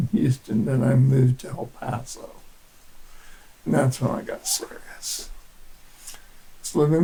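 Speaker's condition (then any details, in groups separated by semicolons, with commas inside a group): Parkinson's disease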